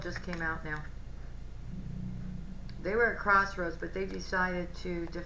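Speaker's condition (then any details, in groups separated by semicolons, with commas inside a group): No condition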